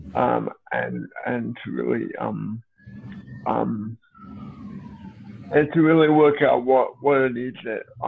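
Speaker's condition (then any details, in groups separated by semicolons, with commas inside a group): Cerebral palsy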